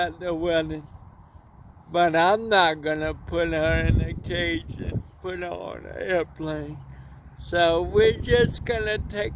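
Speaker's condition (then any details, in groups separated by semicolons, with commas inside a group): Cerebral palsy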